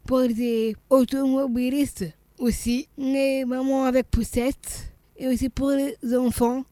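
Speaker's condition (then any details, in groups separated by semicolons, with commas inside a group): Down syndrome; congenital, heart malformation, heart surgery at age one after staphylococcus aureus, later reoperated; aged 39; swallowing problems, slowness, childhood speech therapy to tone tongue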